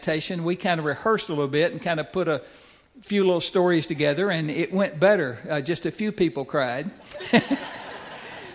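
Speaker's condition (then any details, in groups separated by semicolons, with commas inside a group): No condition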